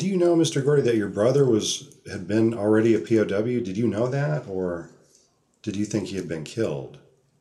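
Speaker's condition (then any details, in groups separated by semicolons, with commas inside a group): No condition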